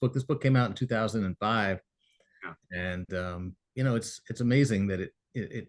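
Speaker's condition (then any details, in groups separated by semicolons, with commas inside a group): No condition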